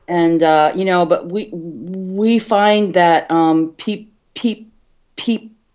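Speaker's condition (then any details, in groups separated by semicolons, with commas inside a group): Stuttering; stuttering since childhood, onset around age five, covert into early 40s, hiding meant not talking; open about stuttering for about six years, considers self bivert; repetitions of whole words, part-words and phrases, Concerned, frequent um fillers; repeated sounds, repeated words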